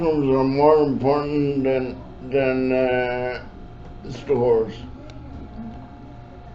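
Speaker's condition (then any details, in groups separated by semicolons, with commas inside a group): Cerebral palsy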